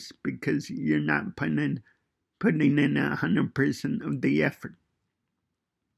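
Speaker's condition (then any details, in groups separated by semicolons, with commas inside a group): Cerebral palsy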